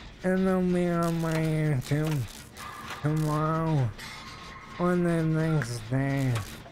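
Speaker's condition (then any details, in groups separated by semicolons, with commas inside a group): ALS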